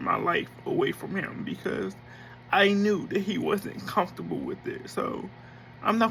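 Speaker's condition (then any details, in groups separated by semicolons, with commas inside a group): Cerebral palsy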